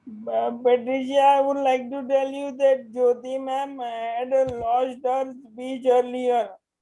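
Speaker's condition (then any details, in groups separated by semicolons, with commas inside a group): Motor neuron disease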